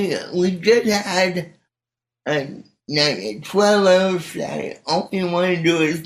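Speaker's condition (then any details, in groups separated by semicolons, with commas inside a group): Cerebral palsy; speech not affected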